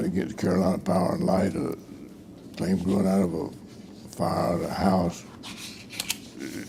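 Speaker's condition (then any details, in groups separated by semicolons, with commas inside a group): Parkinson's disease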